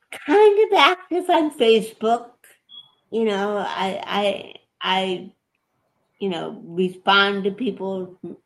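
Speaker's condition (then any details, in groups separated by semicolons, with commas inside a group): Cerebral palsy; present since at least age 11 or 12, affects body movements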